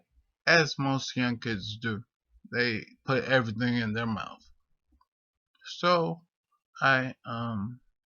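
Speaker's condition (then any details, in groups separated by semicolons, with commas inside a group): Multiple sclerosis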